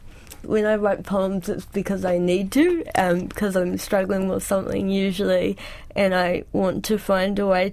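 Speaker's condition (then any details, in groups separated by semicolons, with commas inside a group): Cerebral palsy; presses really hard when writing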